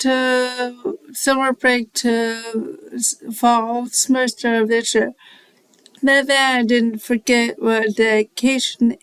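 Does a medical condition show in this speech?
Yes: cerebral palsy.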